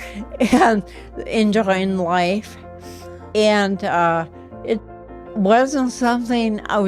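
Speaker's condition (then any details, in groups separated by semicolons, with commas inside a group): Ataxia; affects motor skills and voice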